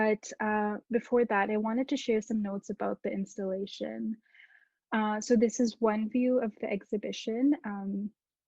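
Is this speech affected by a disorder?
No.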